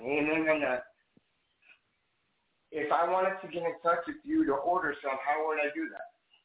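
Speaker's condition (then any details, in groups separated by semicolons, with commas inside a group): Cerebral palsy; cerebral palsy since birth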